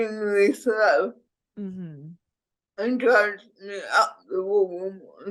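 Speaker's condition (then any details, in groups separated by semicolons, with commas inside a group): Cerebral palsy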